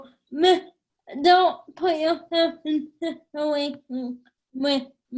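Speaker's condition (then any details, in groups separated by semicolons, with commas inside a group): Cerebral palsy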